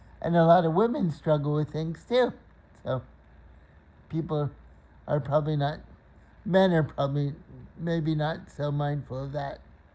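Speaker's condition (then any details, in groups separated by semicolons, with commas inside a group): Cerebral palsy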